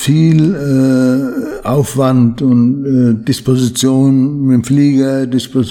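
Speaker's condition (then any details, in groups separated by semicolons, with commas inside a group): Parkinson's disease; limits daily routine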